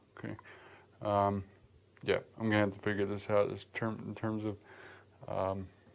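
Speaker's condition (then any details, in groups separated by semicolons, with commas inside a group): Cerebral palsy; affects gait and walking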